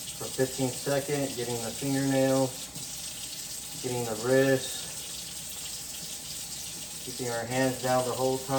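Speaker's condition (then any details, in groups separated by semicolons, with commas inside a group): No condition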